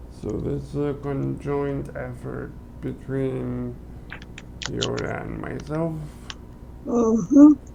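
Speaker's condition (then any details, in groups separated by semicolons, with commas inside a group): Cerebral palsy; limbs affected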